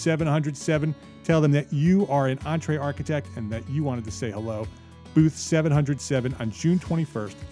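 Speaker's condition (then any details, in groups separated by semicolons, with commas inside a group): No condition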